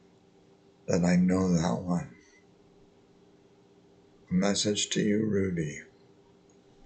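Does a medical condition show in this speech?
Yes: multiple sclerosis.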